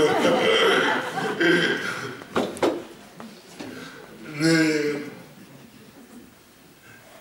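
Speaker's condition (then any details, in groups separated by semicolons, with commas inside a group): Cerebral palsy; lifelong, non-progressive; stable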